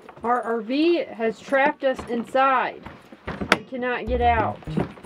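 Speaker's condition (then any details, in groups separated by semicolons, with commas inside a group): No condition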